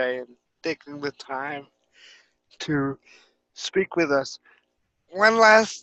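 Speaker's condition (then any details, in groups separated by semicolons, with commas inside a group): Cerebral palsy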